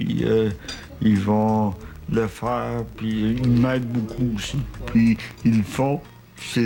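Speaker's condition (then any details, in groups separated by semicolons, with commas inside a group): Cerebral palsy; present from birth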